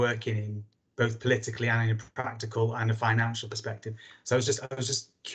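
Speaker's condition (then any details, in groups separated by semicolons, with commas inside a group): No condition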